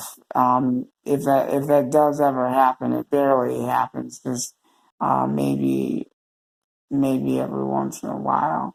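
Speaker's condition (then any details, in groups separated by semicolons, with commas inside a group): Cerebral palsy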